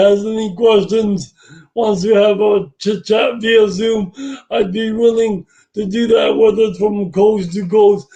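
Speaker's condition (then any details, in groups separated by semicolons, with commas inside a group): Brain injury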